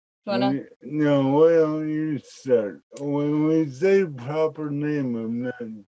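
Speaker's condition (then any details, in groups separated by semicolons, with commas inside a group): Cerebral palsy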